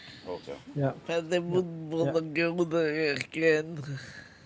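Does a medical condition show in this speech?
Yes: multiple sclerosis.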